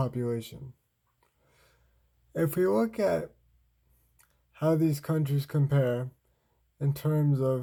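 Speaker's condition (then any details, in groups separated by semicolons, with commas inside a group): Cerebral palsy, spastic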